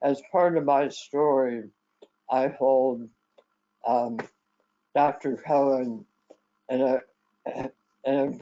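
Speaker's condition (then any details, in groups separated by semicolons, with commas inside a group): Head and neck cancer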